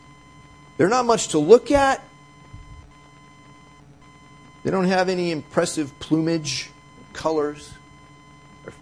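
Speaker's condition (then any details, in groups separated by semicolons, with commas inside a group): No condition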